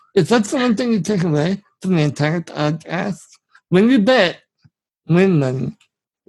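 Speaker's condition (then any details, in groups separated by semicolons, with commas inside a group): Spinal muscular atrophy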